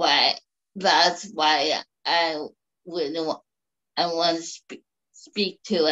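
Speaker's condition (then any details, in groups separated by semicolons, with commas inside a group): Cerebral palsy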